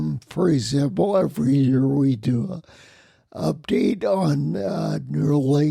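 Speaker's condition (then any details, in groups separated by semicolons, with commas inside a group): Spinocerebellar ataxia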